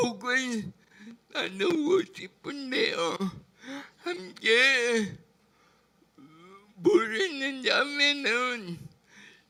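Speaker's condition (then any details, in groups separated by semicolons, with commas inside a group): Brain lesion disability grade 1, severe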